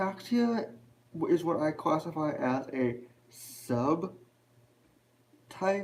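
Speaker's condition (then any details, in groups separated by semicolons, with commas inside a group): Spastic quadriplegic cerebral palsy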